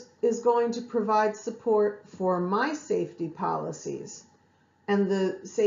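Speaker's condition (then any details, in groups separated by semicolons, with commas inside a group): No condition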